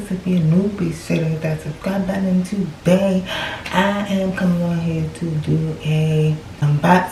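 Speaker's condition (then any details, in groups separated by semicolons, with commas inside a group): Cerebral palsy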